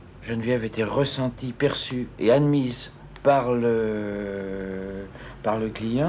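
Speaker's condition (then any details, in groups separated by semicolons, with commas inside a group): No condition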